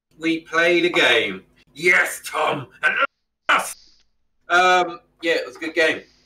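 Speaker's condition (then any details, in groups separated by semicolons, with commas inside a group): No condition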